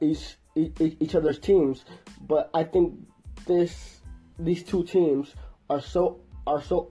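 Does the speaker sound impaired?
Yes: stuttering; may stutter during podcast; here repeated sounds, repeated words.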